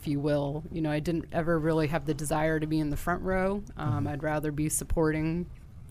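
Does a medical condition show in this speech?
No.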